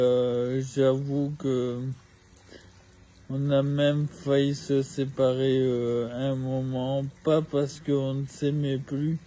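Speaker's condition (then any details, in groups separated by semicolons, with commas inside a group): ALS (maladie de Charcot); needs home care aide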